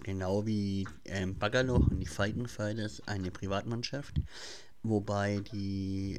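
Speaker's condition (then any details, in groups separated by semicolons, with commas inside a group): Cleft palate; present since childhood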